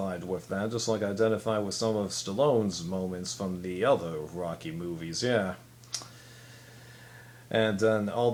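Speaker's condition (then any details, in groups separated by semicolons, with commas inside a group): No condition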